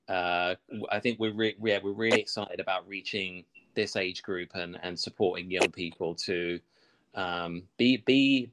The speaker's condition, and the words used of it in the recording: None; typical speech.